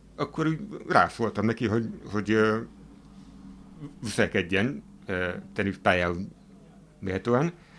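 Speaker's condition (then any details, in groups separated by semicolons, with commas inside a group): Hard of hearing; hearing aid mentioned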